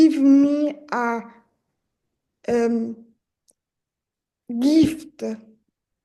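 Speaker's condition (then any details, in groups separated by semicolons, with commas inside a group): Cerebral palsy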